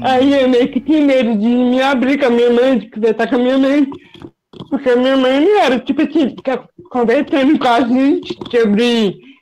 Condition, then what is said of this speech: Cerebral palsy. Porque assim, as pessoas me veem eu mexi, mexendo a cabeça, parando um pouco enrolado, só que eu não vejo, eu não sinto isso.